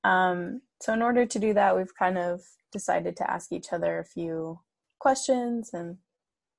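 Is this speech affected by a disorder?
No.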